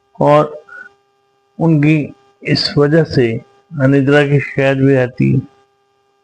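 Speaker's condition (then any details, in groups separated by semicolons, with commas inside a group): Cerebral palsy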